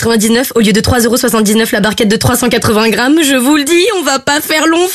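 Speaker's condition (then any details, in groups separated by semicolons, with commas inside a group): No condition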